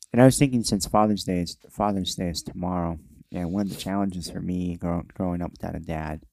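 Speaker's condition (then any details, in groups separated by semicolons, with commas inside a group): Cleft lip and palate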